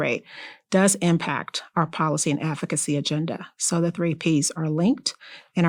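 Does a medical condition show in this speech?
No.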